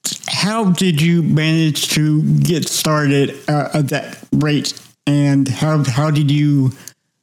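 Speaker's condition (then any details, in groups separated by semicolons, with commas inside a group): Cerebral palsy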